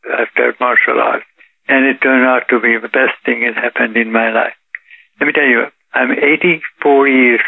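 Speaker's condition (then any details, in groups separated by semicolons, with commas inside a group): Parkinson's disease; Parkinson's disease detected about 8 years ago; age 84, symptoms not detectable by others, daily yoga (teaches 2 hours, practices 1 hour), walks 3 miles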